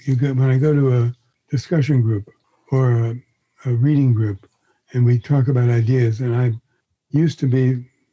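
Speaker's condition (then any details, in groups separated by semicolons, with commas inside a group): Parkinson's disease; onset around 81st birthday, face frozen like a mask at diagnosis, confirmed by neurologist; chief symptom torpor, sluggishness, lethargy rather than shakes, exhaustion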